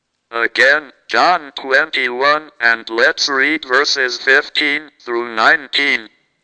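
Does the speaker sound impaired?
Yes: cerebral palsy, through a speech-generating device; never knew what it was like to talk.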